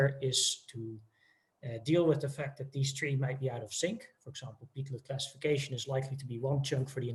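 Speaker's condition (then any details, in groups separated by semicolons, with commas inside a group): No condition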